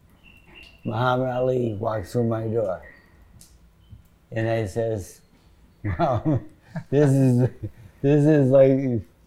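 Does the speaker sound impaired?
Yes: Parkinson's disease; symptoms said less severe than another Parkinson's patient's.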